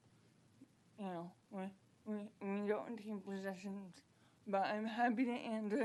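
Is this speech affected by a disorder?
Yes: cerebral palsy; present from birth.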